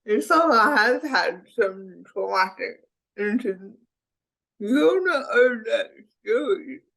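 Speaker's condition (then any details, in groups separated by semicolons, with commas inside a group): Cerebral palsy; speech impediment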